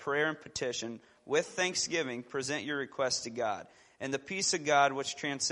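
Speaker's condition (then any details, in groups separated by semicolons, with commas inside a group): No condition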